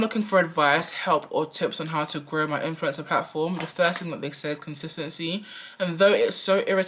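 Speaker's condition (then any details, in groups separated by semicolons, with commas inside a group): No condition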